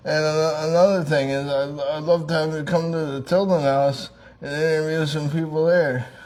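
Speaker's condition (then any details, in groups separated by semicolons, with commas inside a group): Traumatic brain injury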